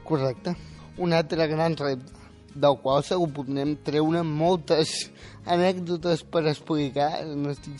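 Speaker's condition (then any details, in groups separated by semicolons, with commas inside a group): Spastic quadriplegic cerebral palsy; age 18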